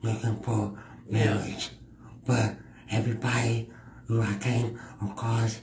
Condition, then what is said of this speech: Cerebral palsy. Throughout elementary, throughout junior high, and throughout high school, yeah. I was bullied because my speech, because of my, the way I talk,